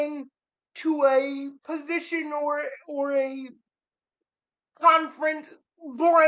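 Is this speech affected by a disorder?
Yes: cerebral palsy; spastic.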